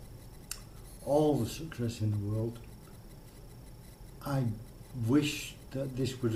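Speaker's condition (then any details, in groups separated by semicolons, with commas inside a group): Motor neurone disease; one fall since diagnosis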